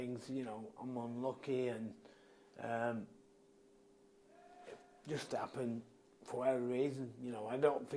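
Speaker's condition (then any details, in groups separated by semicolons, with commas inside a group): Motor neurone disease; mainly affects voice and throat muscles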